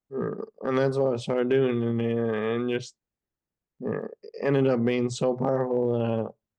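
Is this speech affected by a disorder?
Yes: Friedreich's ataxia; diagnosed age 14, earlier shortness of breath, wheelchair dependent since age 18; age 28, 14 years since diagnosis, still progressing, uses wheelchair.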